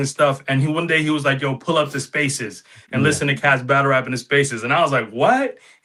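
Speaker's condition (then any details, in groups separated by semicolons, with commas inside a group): No condition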